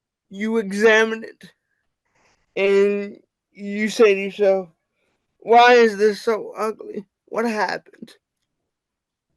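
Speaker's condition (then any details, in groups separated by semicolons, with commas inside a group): Cerebral palsy; wheelchair user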